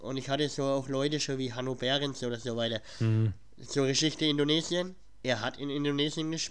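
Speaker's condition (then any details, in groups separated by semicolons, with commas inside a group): Cleft palate; has a cold at recording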